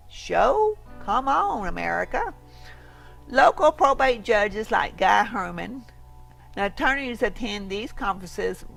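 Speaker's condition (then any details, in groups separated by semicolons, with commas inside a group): No condition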